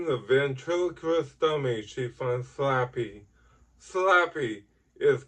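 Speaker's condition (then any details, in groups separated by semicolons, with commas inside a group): Ataxic cerebral palsy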